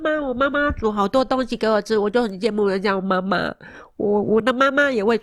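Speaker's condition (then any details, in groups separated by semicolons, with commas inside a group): Moderate-to-severe hearing loss; hearing aid taken off during recording and held to microphone, then only sees lips moving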